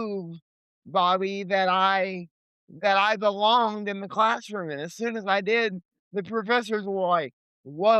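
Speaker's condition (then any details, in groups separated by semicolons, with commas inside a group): Cerebral palsy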